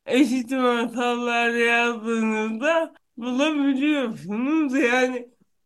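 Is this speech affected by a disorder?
Yes: cerebral palsy; onset at birth from birth complications.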